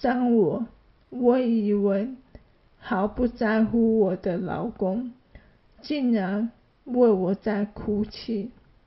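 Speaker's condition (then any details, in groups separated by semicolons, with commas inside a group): ALS; adult onset, hand weakness, arm muscle atrophy, involuntary muscle twitching throughout body, progressive muscle loss; reduced stamina, needs help dressing, brushing teeth, bathing and using phone; slower speech, quieter voice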